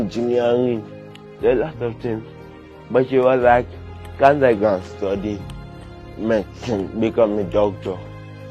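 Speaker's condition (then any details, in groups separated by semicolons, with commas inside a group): Cerebral palsy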